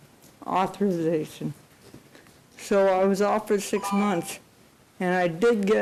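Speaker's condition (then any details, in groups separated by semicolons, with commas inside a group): Cerebral palsy; unable to type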